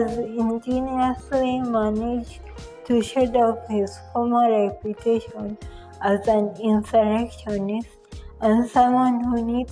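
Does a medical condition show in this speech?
Yes: cerebral palsy; from birth.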